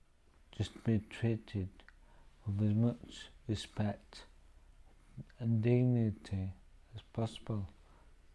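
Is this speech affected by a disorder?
Yes: cerebral ataxia; degenerative; about 22 years since diagnosis; increasingly slurred speech, will lose speech and swallowing.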